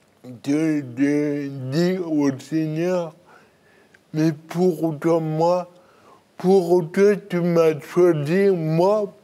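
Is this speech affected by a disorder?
Yes: cerebral palsy; birth injury.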